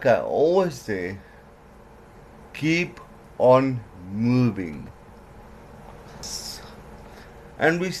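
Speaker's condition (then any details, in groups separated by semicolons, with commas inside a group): Cerebral palsy; some words unclear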